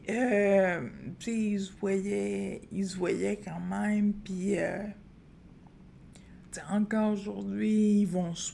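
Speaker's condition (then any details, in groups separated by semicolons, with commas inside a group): Friedreich's ataxia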